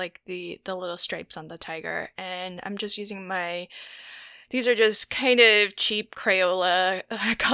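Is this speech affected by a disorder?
No.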